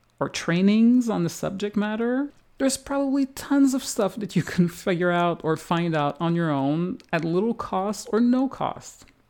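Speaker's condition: No condition

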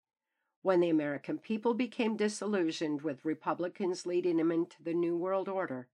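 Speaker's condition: No condition

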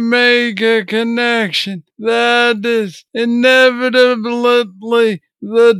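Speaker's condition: Parkinson's disease; clear on good days

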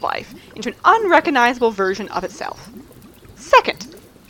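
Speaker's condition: No condition

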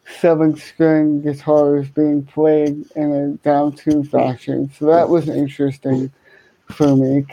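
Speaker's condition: Cerebral palsy, hemiplegia

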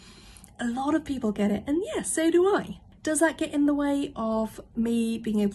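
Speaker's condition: No condition

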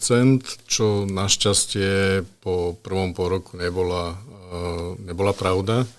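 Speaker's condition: No condition

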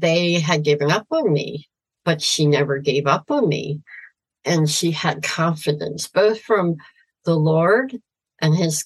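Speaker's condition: Severe cleft palate; congenital severe cleft, missing nose, lip, trachea and breathing problems, many surgeries incl. age 8

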